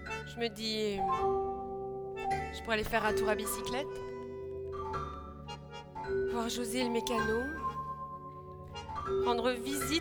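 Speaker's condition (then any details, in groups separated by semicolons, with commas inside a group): No condition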